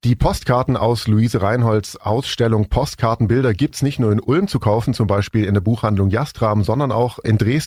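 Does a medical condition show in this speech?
No.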